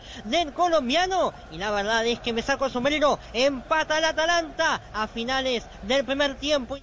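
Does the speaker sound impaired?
Yes: cleft lip; congenital cleft lip, only lip affected, lip not yet surgically corrected; wearing orthodontic braces, removal expected mid or end of year; nasal pronunciation, reduced diction, voice not produced normally, difficulty noticeable in broadcasts.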